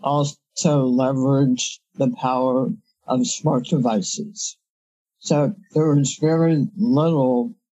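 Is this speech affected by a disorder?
Yes: head and neck cancer surgery; five-time head and neck cancer, about 3 years intense treatment, radiation, years of toxic chemotherapy; no evidence of disease for years, severe dysphagia from treatment effects, no normal meal since.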